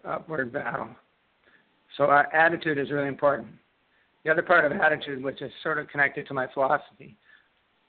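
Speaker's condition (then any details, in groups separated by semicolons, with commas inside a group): Parkinson's disease; left hand weakness and poor dexterity, shuffle walking, freezing about two years, brain fog, daily exercise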